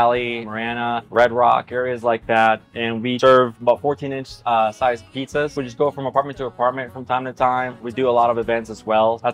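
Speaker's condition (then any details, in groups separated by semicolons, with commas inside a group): No condition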